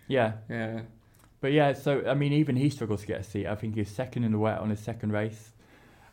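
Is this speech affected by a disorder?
No.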